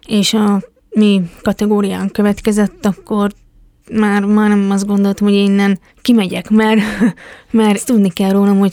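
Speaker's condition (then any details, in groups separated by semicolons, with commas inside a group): Hearing impairment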